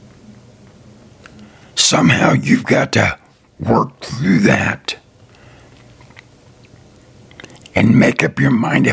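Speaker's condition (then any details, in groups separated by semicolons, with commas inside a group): Throat cancer, partial laryngectomy; tracheostomy tube in neck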